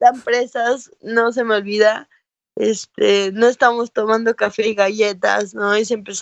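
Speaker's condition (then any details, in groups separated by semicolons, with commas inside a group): Cerebral palsy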